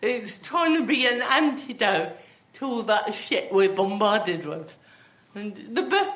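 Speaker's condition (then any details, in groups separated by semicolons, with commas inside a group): Athetoid cerebral palsy; with myotonia and ataxia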